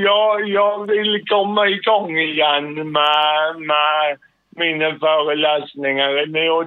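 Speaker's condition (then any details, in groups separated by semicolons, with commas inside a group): Cerebral palsy; considered a functional impairment not a disease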